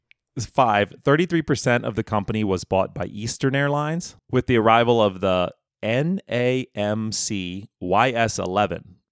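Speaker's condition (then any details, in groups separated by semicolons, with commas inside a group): No condition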